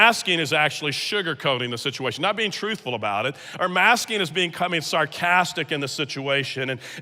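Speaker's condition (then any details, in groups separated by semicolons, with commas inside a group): No condition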